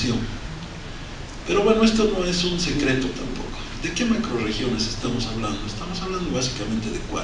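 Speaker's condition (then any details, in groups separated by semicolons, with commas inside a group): No condition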